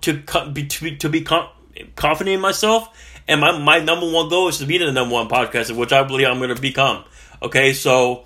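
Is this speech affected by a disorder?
Yes: stuttering; improving, occasional stuttering, helped by Wayne from Missouri mental health; stutters here and there, getting better; here repeated sounds, repeated words.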